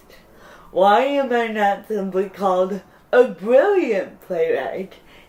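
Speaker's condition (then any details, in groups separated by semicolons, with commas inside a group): Cerebral palsy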